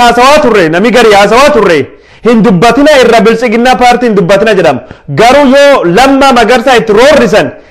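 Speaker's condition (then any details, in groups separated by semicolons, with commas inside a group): No condition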